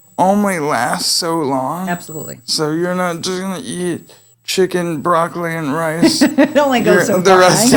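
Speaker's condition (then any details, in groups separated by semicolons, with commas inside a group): Cerebral palsy; able to speak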